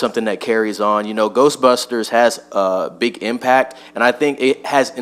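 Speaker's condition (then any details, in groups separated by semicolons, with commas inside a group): No condition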